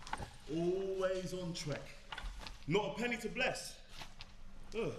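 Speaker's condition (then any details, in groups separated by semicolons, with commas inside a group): No condition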